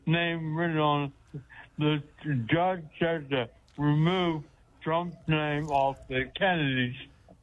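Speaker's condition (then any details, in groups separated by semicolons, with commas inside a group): Speech impediment after head injury; cause unclear, past stabbing by girlfriend and ashtray blow to head said not to be cause; delivering news on air by phone, asked to get closer to microphone; rapid fire excited delivery, trouble getting words out, cognition said intact, word repetitions, hard to follow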